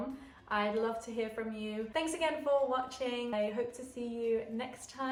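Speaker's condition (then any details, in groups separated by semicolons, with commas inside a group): No condition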